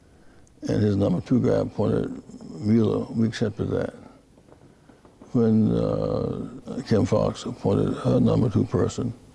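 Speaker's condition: Parkinson's disease; speech therapy

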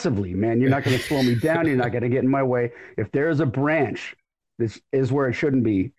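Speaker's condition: No condition

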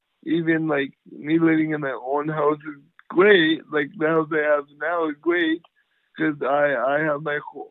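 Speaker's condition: Cerebral palsy; power wheelchair

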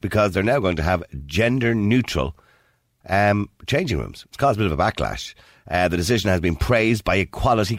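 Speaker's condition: No condition

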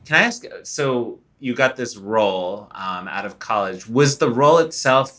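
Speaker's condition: No condition

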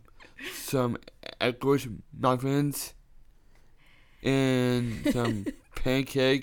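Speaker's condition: Down syndrome; 26 years old; on DS diet with Dr. Jenny Kimes over a year, brain supplements, fish oil; supplements and fish oil reportedly helping talking, less need to repeat, more confident

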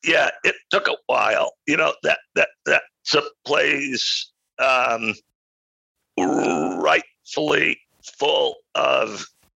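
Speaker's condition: Spasmodic dysphonia; over a decade since onset

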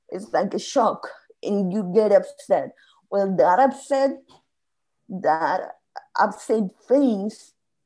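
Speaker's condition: Spasmodic dysphonia; vocal cord issue

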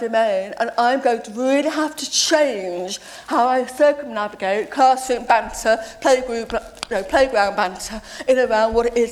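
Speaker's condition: Deafness; deaf since age seven

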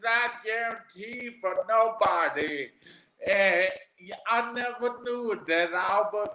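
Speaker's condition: Aphasia after stroke; aphasia after three strokes, onset as young man, wheelchair user; about 13 years since stroke; talks a little different, listeners must work to understand

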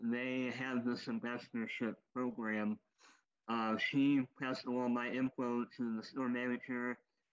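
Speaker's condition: Cleft lip and palate, popliteal pterygium syndrome

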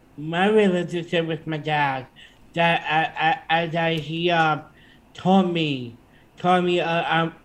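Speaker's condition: Down syndrome; from birth

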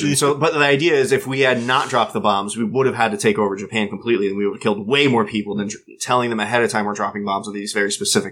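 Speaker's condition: No condition

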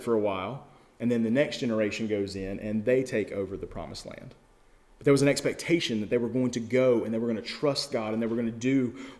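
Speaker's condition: No condition

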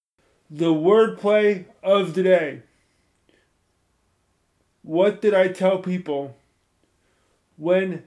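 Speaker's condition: Spastic cerebral palsy, moderate

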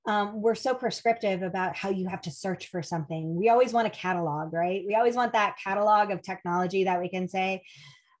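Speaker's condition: No condition

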